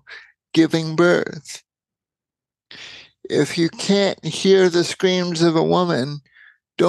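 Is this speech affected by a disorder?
Yes: cerebral palsy.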